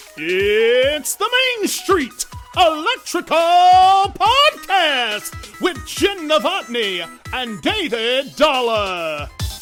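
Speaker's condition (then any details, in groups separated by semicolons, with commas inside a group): No condition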